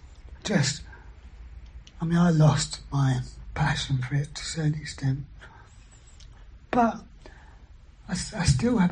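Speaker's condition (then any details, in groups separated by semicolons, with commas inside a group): Throat cancer surgery, vocal injections; operations at Guy's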